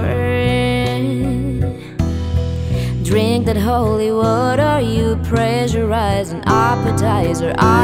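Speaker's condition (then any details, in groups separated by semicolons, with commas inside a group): No condition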